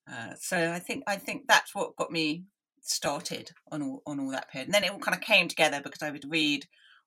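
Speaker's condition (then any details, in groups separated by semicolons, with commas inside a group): Deafness; deaf from early age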